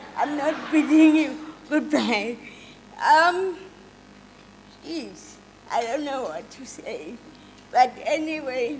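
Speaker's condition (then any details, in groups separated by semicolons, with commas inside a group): Cerebral palsy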